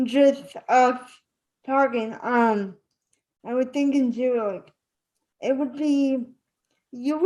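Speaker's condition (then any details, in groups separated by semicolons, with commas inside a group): Spastic cerebral palsy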